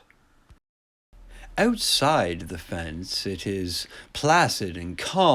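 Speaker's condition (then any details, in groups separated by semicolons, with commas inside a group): No condition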